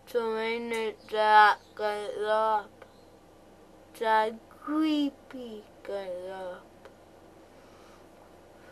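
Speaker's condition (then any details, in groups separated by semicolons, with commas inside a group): Cerebral palsy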